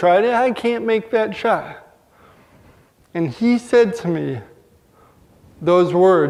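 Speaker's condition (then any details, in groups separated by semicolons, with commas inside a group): Cerebral palsy; very mild form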